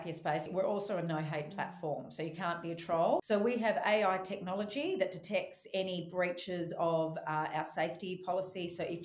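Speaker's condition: No condition

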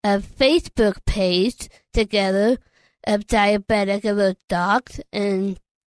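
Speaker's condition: Down syndrome; age 24

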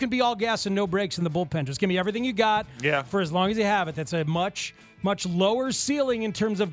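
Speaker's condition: No condition

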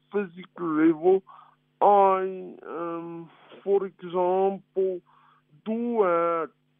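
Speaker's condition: Cerebral palsy; physical limitations requiring adjustments

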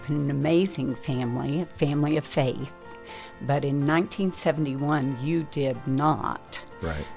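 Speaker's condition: No condition

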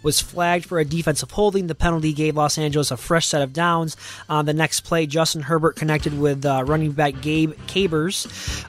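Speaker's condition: No condition

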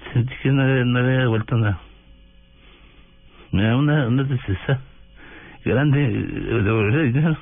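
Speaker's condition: Parkinson's disease; voice sometimes trembles

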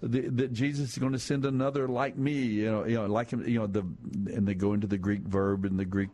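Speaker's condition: No condition

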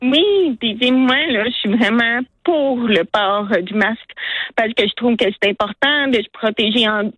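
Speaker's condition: Hearing loss; hard of hearing, relies on lip reading; uses cotton mask with soft transparent plexiglas window so lips can be seen

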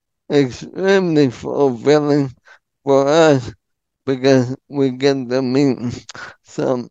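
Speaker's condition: ALS; speaks in full sentences

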